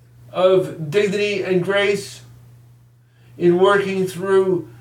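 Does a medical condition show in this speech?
Yes: cerebral palsy; grew up before the ADA, used 6T formula: think, trust, tool, try, test, train.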